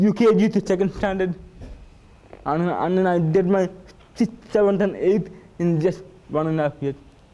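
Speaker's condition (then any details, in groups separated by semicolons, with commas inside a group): Cerebral palsy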